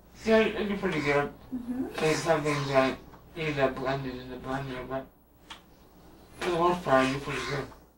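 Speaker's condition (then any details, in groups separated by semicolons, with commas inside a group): Duchenne muscular dystrophy; progressive weakness, no tracheostomy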